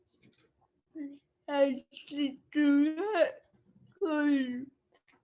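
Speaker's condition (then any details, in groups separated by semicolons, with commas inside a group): Cerebral palsy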